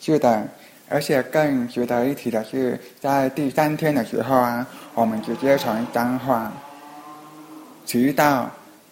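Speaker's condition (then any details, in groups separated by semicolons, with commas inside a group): Hearing impairment; others speak too fast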